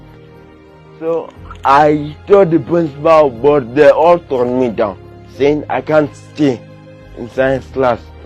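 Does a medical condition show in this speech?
Yes: cerebral palsy.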